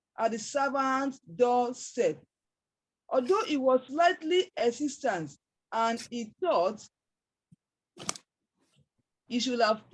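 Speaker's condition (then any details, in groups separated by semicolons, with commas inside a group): No condition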